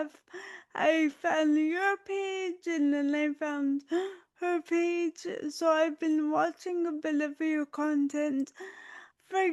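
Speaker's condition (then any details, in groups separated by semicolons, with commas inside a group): Autoimmune disease, spinal cord injury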